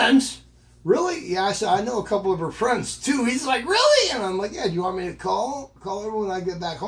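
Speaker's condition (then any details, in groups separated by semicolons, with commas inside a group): No condition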